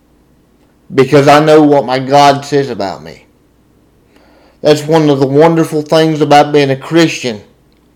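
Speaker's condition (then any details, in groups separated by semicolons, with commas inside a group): Cerebral palsy, spastic diplegia; muscle tightness mostly in legs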